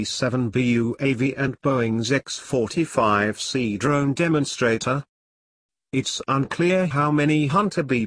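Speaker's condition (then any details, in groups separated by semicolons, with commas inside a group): No condition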